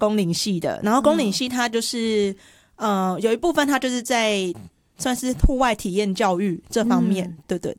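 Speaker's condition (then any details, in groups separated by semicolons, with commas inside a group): Hearing impairment; clear articulation per host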